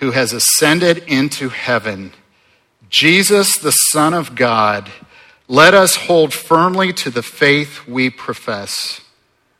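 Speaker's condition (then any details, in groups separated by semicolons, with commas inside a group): No condition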